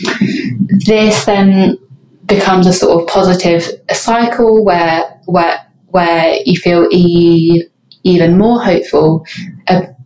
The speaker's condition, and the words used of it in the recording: Stuttering. You may notice that one of our guests today has a stammer.